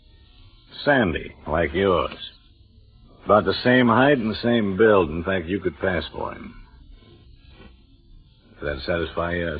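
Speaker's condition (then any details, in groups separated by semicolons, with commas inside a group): No condition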